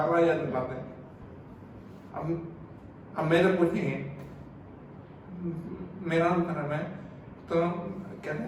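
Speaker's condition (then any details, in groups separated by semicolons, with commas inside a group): Cerebral palsy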